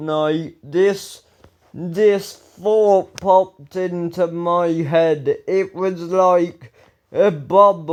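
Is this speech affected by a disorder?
Yes: ataxia; speech recently worse.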